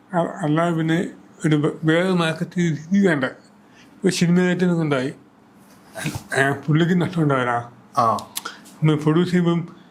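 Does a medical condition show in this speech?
Yes: cerebral palsy.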